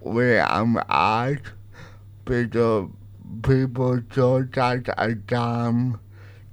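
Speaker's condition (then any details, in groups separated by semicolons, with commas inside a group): Cerebral palsy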